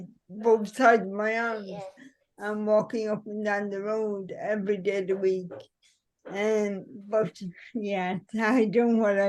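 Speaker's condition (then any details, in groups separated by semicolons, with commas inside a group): Cerebral palsy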